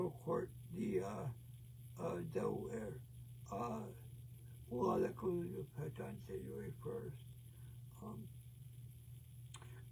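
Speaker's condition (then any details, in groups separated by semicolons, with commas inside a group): Cerebral palsy; present since birth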